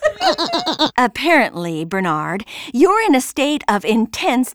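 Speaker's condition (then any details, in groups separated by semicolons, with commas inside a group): No condition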